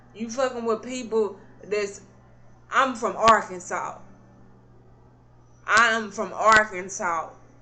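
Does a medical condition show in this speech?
Yes: cerebral palsy; not paralyzed, can stand.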